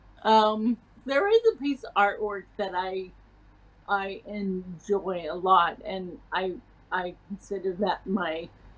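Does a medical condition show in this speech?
Yes: cerebral palsy; from birth.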